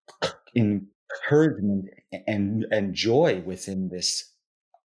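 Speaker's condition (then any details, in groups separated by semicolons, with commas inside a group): Stuttering; stuttering since childhood; stutters throughout interview; allows stuttering rather than trying to be fluent; repeated words, blocks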